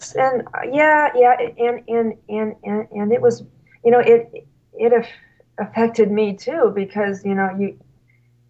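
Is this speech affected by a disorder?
Yes: stuttering; severe stuttering at college start, fluency temporarily improved by drinking alcohol, works as school slp; stutters openly, cannot hide it, discloses stuttering to parents, feels in control; noticeable stuttering that cannot be hidden, more fluent when drinking then; here repeated sounds, repeated words.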